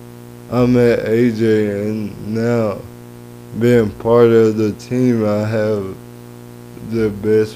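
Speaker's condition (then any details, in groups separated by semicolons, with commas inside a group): Cerebral palsy; lifelong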